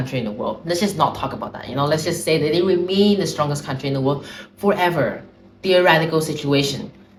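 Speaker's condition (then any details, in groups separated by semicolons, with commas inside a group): No condition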